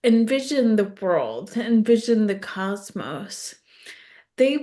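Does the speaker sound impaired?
Yes: ALS; specialist-confirmed diagnosis.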